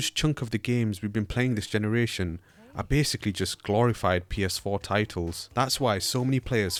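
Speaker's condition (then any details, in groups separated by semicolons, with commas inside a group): No condition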